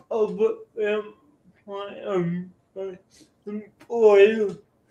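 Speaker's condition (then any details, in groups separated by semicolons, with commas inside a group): Cerebral palsy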